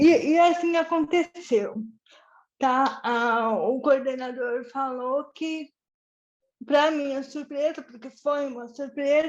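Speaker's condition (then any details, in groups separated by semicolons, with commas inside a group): Cerebral palsy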